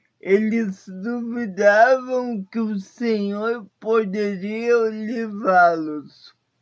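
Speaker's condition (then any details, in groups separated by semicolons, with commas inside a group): Paralysis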